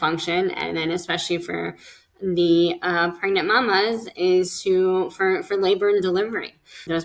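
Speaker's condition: Cleft lip and palate; bone graft surgery

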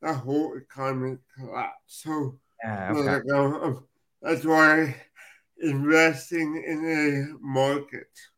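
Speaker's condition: Cerebral palsy; from birth

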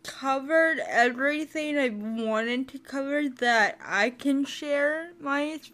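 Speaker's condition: Cerebral palsy; recent health issues

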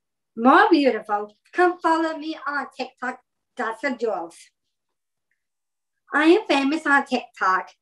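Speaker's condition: Down syndrome; extra chromosome

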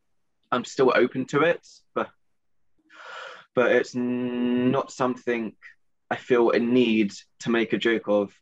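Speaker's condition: Stammer; covert stammer since about age 4 or 5, first noticed in Bournemouth, lifelong, past speech therapy and techniques; attends stammering program course, discloses stammer to new people and clients, feels no pressure in this call; substitutes words, misses out sounds, own name hard to say, worse with fear and time pressure; repeated sounds, blocks

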